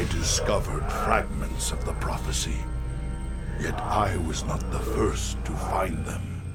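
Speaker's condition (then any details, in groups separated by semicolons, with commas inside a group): No condition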